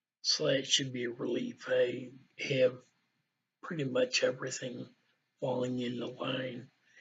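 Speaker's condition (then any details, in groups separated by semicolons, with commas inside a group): Ataxia; balance and speech deficit; diagnosed within last four months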